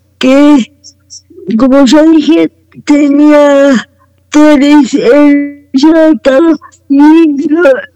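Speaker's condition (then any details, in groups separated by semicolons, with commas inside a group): Cerebral palsy; per host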